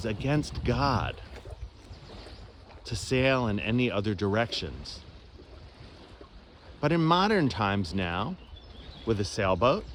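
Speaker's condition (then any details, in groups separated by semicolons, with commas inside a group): No condition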